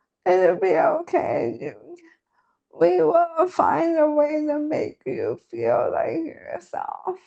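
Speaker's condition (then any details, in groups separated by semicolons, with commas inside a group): ALS; later insufficient oral intake, breathing impacted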